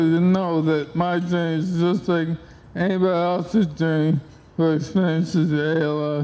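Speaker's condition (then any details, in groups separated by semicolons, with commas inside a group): ALS; onset left hand and arm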